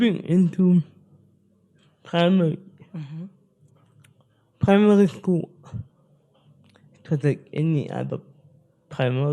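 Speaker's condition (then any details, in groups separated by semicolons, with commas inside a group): Spastic cerebral palsy; speech affected, had speech therapy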